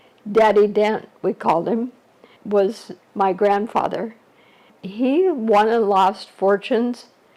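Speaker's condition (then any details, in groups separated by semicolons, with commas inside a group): ALS; shortly after diagnosis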